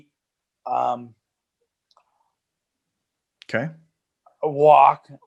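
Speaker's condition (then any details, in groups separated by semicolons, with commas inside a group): ALS; breathing affected after injection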